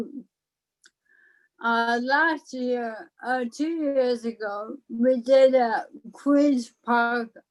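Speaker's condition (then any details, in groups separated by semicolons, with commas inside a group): ALS; slight speech impairment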